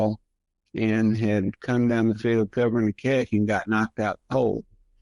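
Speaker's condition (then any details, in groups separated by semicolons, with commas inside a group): Multiple sclerosis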